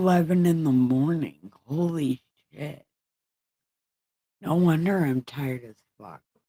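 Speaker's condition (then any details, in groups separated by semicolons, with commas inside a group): Brain injury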